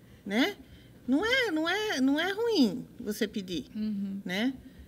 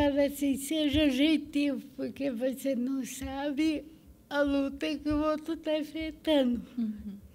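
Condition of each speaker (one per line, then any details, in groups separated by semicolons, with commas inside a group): No condition
Cerebral palsy; from birth, medical negligence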